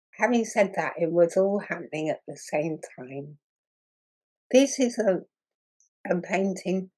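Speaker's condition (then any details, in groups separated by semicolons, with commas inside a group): Muscular dystrophy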